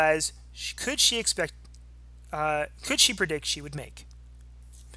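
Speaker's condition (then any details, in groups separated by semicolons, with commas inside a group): No condition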